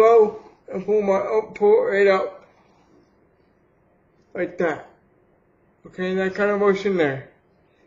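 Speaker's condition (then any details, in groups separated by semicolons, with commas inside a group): Cerebral palsy; has had surgery; holds breath during exertion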